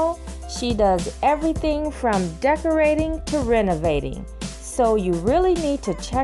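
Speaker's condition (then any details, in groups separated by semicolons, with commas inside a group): No condition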